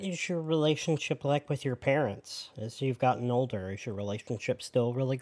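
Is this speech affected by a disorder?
No.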